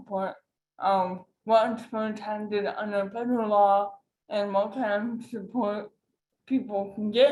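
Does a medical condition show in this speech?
Yes: cerebral palsy.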